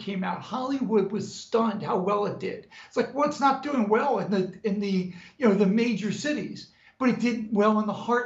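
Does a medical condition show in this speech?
No.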